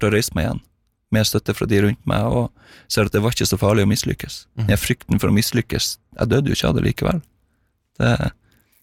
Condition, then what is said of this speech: Tourette syndrome. Når man, det ikke behagelig å gå ute på Trondheim torg, og jeg føler at hele torget snur seg etter meg når jeg roper.